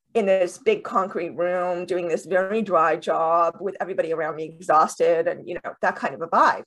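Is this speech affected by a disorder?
Yes: deafness with cochlear implants; two cochlear implants.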